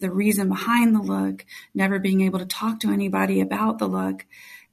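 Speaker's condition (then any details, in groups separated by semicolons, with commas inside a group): No condition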